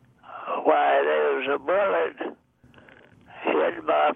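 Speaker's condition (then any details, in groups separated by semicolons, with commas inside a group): Deafness; also blind, age 99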